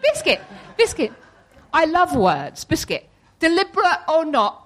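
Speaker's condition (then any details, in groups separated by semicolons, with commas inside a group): Tourette's syndrome; vocal tics interrupting speech, sausage, hedgehog, involuntary swearing and obscene phrases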